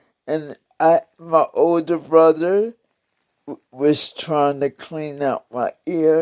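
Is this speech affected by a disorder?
Yes: cerebral palsy; several unnoticed strokes.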